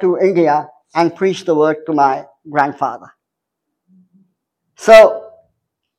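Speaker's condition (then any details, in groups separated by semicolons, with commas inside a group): Cleft palate; major speech impediments since childhood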